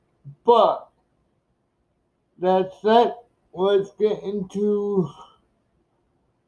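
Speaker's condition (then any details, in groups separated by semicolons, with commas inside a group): Cerebral palsy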